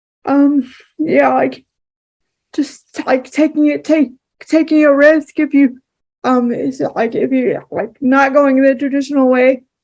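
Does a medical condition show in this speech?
Yes: cerebral palsy.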